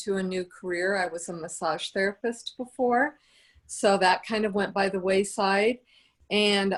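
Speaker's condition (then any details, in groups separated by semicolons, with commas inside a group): No condition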